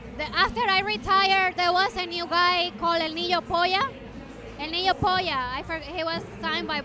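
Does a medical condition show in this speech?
No.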